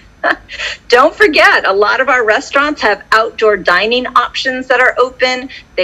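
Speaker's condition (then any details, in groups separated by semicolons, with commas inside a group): No condition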